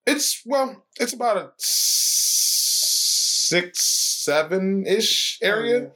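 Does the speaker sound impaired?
No.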